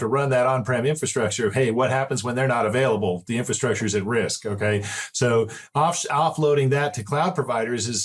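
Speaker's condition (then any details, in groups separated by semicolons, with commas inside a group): No condition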